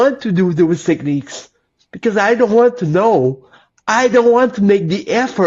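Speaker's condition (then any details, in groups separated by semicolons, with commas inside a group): Cerebral palsy; lifelong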